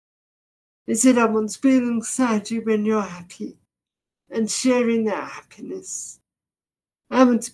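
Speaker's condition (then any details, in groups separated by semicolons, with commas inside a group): Deafness; effectively profoundly deaf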